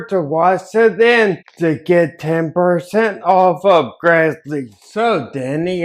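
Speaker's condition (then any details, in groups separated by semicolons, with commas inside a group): Ataxia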